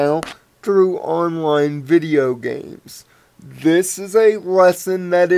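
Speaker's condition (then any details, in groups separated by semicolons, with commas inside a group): Cerebral palsy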